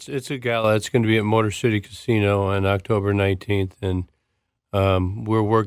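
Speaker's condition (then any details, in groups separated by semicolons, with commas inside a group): Parkinson's disease; speech therapy with ahs before going on air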